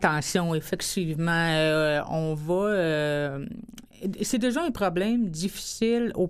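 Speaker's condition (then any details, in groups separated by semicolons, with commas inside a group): Hearing loss since birth; congenital hearing loss, born hard of hearing; expresses herself very well, worked very hard for it, also speaks English well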